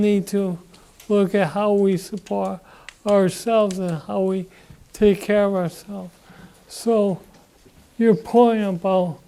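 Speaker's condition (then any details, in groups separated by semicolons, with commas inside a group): Parkinson's disease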